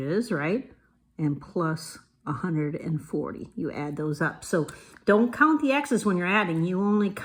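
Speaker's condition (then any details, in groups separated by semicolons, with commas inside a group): No condition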